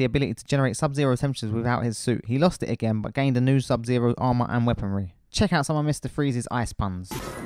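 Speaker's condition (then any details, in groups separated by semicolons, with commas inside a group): No condition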